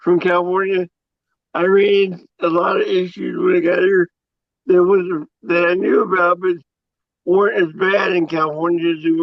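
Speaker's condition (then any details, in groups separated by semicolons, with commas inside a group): Cerebral palsy; audible in voice, distinctive speech pattern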